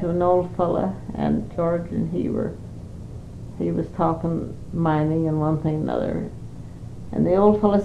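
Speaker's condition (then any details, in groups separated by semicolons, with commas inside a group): Parkinson's; Parkinson's for 5 years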